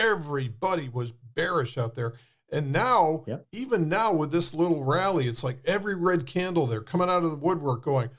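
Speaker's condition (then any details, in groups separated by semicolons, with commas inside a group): No condition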